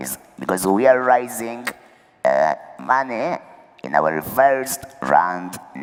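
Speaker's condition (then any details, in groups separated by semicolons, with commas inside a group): Laryngectomy after laryngeal cancer; diagnosed 5 years ago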